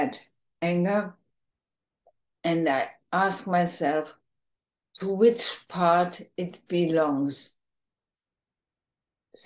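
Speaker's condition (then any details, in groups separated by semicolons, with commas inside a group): ALS, bulbar form, bulbar onset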